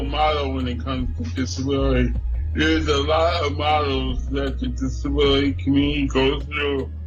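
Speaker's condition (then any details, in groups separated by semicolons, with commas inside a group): Cerebral palsy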